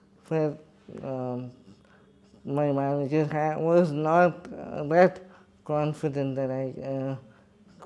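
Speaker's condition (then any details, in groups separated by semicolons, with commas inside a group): Cerebral palsy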